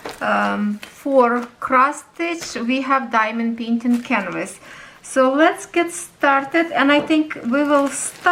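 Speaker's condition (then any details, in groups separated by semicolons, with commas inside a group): No condition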